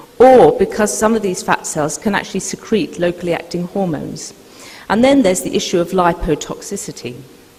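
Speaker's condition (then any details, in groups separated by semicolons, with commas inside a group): No condition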